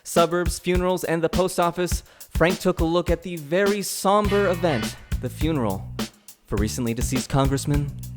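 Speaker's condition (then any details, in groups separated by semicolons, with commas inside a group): No condition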